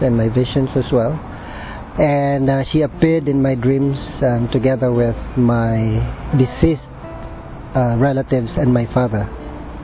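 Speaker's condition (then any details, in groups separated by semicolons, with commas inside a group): No condition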